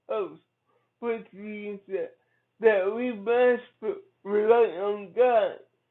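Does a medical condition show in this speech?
Yes: cerebral palsy; from birth.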